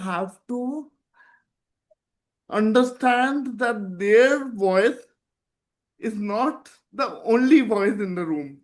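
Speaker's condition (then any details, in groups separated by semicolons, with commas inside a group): Cerebral palsy; present from birth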